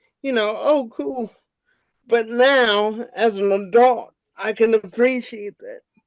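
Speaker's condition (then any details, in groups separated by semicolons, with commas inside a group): Cerebral palsy; wheelchair user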